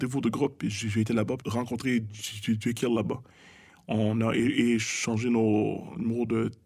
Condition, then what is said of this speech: Stuttering. Mais dans, le rap, je peux aligner des syllabes sans m'arrêter, sans m'enfarger.